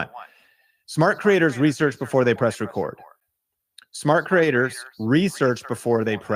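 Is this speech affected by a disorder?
No.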